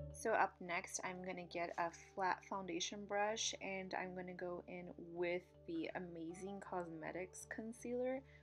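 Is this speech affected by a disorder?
No.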